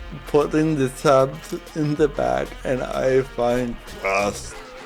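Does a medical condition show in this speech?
Yes: cerebral palsy.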